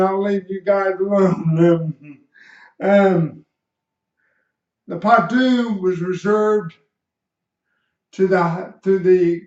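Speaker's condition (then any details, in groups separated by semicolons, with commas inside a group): Cerebral palsy; slight speech impediment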